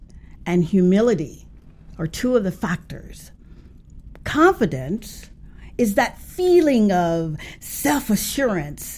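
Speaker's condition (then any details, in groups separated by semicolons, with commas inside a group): No condition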